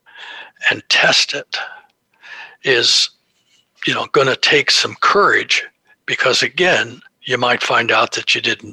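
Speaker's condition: No condition

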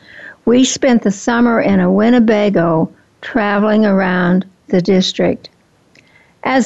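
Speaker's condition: No condition

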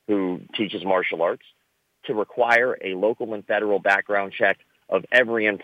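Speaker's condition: Cleft lip and palate; many surgeries as a child

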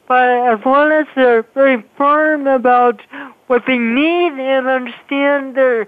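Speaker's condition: Cerebral palsy; speech affected by cerebral palsy

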